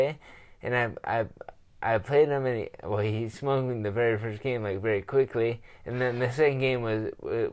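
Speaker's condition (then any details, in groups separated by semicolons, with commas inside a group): Traumatic brain injury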